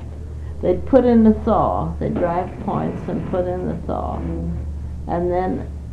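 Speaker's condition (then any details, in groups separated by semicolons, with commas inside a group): Parkinson's; Parkinson's for 5 years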